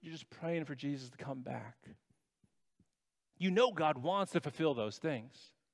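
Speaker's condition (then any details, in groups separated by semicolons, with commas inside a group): No condition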